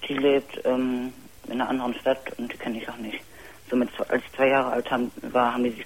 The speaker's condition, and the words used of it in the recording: Stuttering. Ich habe es eigentlich gar nicht gemerkt jetzt in dem kurzen Gespräch, das wir geführt haben.